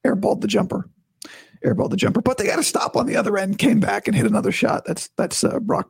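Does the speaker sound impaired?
Yes: vocal cord surgery recovery; recovering from vocal cord surgery, starting vocal coach physical therapy today, doctor approves talking; voice still sounds bad to new listeners, best in two weeks, talking painless, not yet back.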